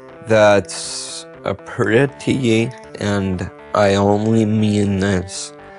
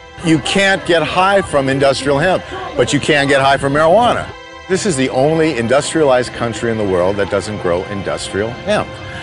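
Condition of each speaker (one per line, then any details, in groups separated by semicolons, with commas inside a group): Multiple sclerosis; severe shaking, uses cannabis
No condition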